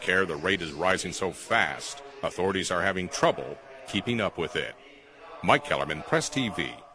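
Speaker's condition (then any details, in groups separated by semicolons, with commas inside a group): No condition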